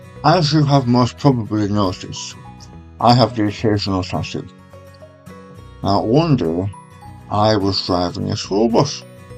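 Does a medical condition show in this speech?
Yes: stage 4 tongue cancer, hemiglossectomy.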